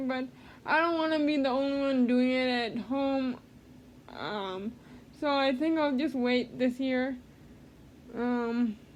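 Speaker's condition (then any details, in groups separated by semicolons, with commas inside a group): Cerebral palsy; speech therapy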